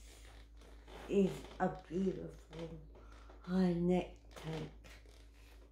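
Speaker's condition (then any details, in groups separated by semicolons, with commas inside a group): Cerebral palsy; wheelchair user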